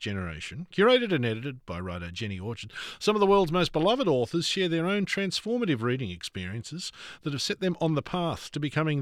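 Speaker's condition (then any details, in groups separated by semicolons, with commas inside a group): No condition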